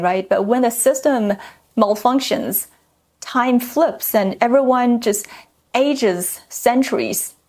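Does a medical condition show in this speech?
No.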